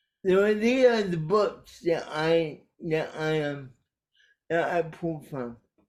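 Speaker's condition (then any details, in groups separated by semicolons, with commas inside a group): Cerebral palsy; caused by brainstem aneurysm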